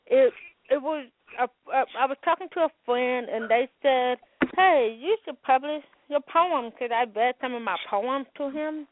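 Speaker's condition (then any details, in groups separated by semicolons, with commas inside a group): Hearing loss with speech impediment, congenital; wears hearing aids, learned sign language at four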